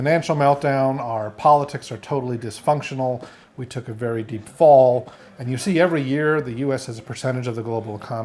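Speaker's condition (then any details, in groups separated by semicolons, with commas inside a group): No condition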